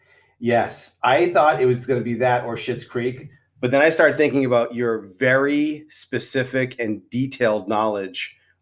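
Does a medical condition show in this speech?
No.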